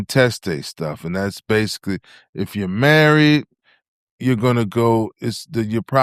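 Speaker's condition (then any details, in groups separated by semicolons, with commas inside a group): No condition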